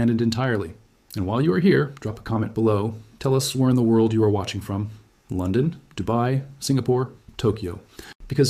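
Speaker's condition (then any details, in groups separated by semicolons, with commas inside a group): No condition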